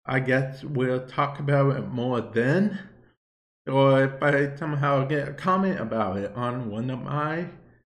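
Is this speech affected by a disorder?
Yes: cerebral palsy; affects speech a bit.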